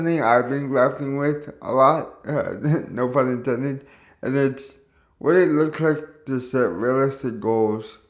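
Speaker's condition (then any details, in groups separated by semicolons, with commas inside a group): Cerebral palsy; caused by stroke at birth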